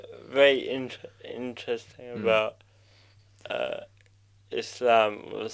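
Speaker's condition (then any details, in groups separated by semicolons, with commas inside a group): Cerebral palsy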